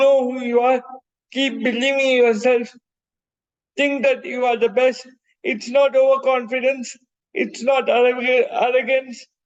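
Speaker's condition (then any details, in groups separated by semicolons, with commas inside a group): Cerebral palsy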